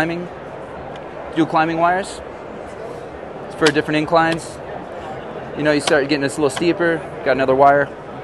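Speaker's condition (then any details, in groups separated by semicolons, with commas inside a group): No condition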